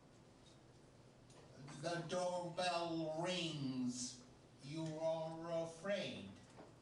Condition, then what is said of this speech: Aphasia. The problem now was how to make my singing sound like talking.